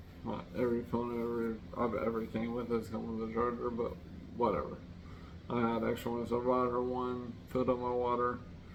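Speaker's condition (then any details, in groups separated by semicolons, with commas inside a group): Traumatic brain injury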